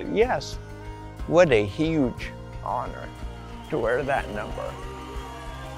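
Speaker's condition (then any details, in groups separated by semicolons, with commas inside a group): Amyotrophic lateral sclerosis; bulbar onset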